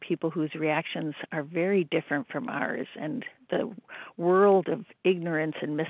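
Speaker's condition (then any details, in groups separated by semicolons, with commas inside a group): No condition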